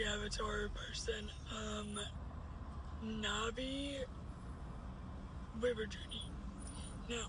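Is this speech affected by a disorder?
Yes: cerebral palsy; uses a wheelchair.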